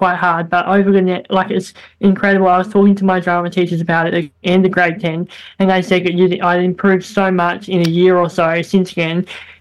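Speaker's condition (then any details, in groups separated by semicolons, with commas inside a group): Bilateral cleft lip and palate; speech greatly improved after years of speech therapy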